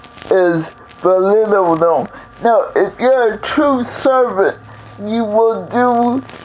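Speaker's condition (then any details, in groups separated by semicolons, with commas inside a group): Cerebral palsy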